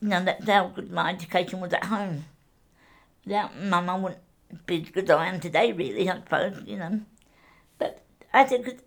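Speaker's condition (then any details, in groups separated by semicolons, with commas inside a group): Cerebral palsy; diagnosed in early life, doctor told mother straight away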